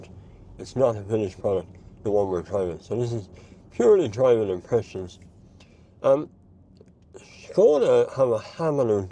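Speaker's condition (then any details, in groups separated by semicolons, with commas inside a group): Mouth cancer surgery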